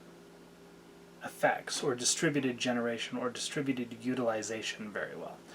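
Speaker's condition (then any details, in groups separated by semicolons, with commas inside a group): No condition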